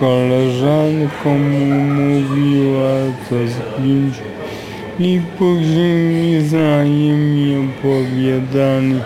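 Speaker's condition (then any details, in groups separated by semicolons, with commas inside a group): Aphasia; prolonged unconsciousness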